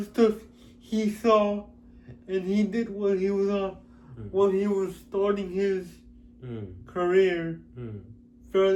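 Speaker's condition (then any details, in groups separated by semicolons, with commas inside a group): Cerebral palsy; with developmental delay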